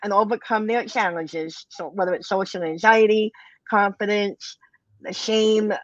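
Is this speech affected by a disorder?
Yes: cleft lip and palate; bilateral, congenital, more than 20 surgeries from age 2 months to late twenties.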